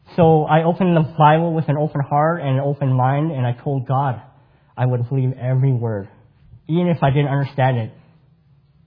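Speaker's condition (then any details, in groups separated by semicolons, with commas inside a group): Cleft palate; congenital cleft palate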